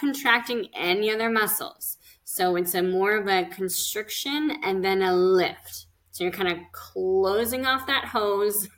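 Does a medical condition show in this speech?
Yes: cleft lip and palate; physical therapy after graft.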